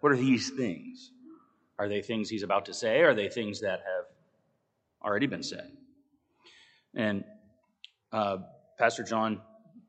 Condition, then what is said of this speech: No condition.